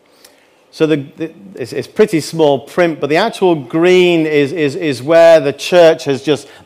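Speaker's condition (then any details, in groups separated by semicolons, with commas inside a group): No condition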